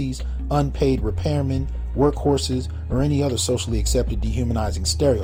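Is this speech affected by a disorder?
No.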